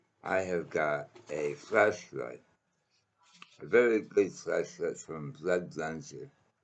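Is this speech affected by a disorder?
Yes: mouth cancer; needs water constantly.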